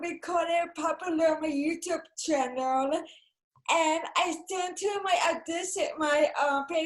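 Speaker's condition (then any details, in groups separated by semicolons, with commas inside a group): Cerebral palsy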